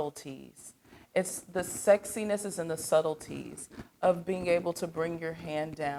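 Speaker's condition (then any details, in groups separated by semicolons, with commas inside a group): No condition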